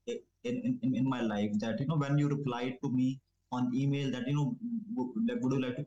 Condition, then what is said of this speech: Stuttering. And, you know, even I'm getting better in English because I used to stammer more